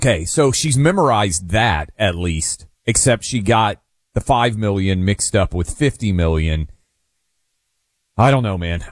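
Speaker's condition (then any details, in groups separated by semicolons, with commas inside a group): No condition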